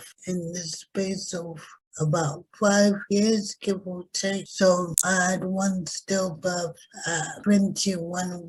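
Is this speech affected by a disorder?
Yes: cerebral palsy.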